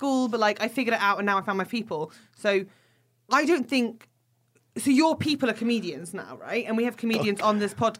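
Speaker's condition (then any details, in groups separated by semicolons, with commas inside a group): No condition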